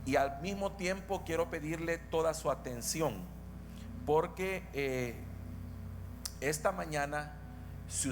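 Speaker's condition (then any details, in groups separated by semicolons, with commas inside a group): No condition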